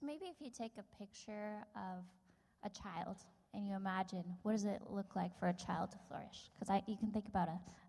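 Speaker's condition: No condition

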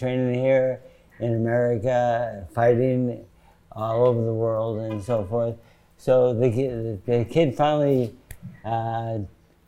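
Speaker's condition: Parkinson's disease; sometimes

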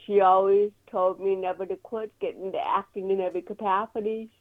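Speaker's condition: Cerebral palsy; cerebral palsy from birth, movement harder; talks differently because of cerebral palsy

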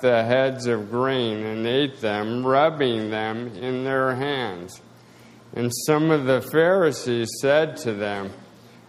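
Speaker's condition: Spasticity, mild

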